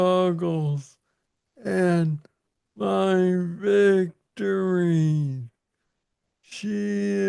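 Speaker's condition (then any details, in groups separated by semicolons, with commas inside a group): Parkinson's disease; young onset; about 11 years since diagnosis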